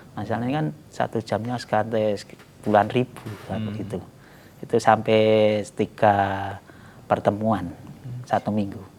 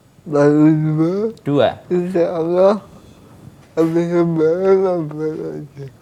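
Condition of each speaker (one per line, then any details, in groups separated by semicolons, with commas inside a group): No condition
Cerebral palsy; does not limit daily activities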